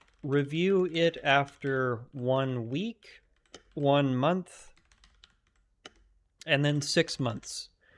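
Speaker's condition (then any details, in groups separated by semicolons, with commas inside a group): No condition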